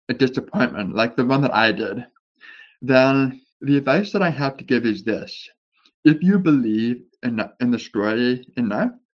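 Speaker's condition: Deafness with speech impediment, born deaf; English not familiar

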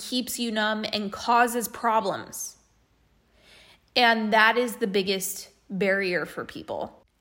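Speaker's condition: No condition

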